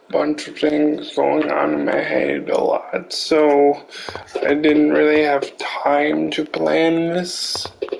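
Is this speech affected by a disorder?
Yes: cerebral palsy; affects limbs.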